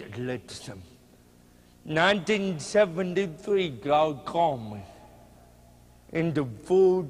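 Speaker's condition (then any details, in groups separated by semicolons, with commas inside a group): Cerebral palsy; walks with limp; speech hard to understand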